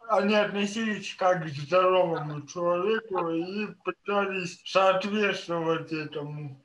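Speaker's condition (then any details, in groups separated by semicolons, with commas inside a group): Cerebral palsy; speech therapy in kindergarten, daily diction practice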